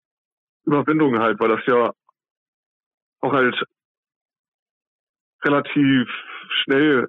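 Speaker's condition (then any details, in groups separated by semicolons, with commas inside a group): Stuttering; speaks less fluently in interview than during past emergency call; more fluent during emergency call than in interview, emergency phone call took great effort; prolonged sounds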